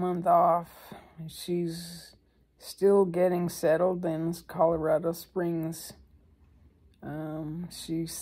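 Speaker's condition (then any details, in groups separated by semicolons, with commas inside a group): ALS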